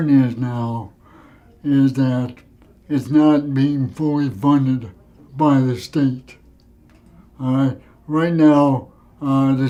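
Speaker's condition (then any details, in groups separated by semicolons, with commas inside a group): Cerebral palsy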